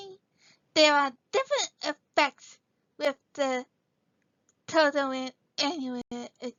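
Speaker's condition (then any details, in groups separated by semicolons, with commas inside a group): Cerebral palsy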